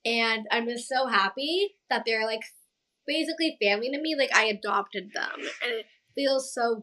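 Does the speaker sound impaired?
Yes: Down syndrome; past speech therapy.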